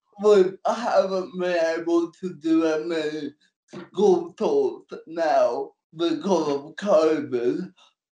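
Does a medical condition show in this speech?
Yes: cerebral palsy; cerebral palsy since birth, manual wheelchair.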